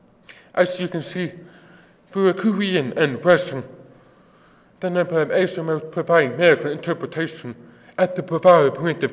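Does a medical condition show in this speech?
Yes: deafness; deaf accent, offers to repeat if not understood.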